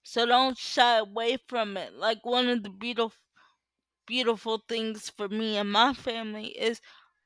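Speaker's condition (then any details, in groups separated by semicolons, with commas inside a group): Cerebral palsy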